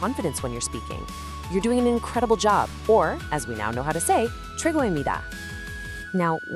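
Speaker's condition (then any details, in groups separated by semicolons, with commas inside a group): No condition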